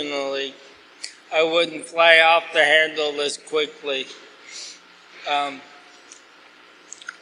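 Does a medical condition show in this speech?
Yes: ALS.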